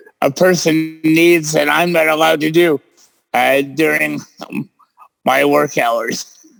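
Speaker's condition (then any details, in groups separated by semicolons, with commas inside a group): Cerebral palsy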